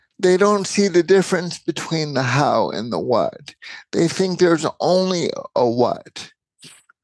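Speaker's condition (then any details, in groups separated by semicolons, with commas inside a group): Cerebral palsy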